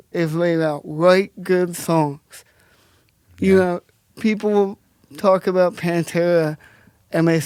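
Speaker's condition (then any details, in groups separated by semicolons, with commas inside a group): Cerebral palsy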